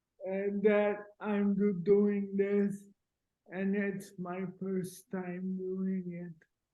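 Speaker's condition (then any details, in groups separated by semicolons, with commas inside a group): Cerebral palsy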